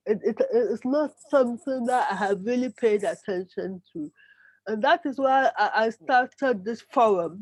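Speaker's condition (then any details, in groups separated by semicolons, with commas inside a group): Cerebral palsy; brain damage cause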